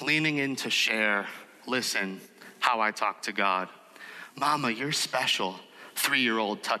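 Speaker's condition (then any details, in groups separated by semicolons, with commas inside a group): No condition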